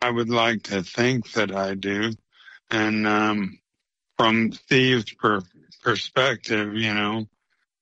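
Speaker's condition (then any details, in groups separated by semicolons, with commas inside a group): ALS; slower progression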